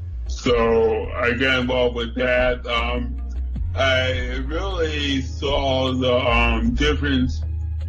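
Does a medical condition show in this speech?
Yes: cerebral palsy; nosebleed and stopped breathing as newborn at home in Buffalo.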